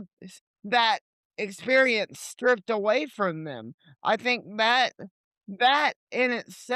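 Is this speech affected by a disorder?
Yes: cerebral palsy; limited mobility, legs.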